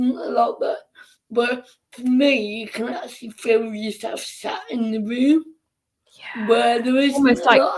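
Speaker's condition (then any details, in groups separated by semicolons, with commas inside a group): Cerebral palsy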